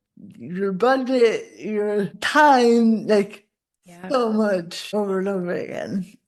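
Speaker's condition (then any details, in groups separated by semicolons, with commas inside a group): Cerebral palsy; spasticity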